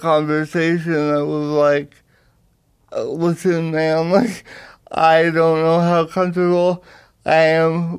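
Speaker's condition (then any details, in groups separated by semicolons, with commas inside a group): Cerebral palsy; power wheelchair user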